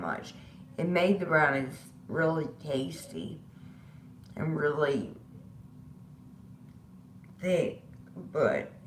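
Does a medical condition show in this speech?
Yes: disability causing slurred speech.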